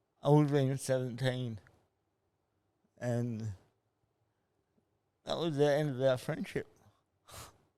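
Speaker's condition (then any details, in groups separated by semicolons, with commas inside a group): Cerebral palsy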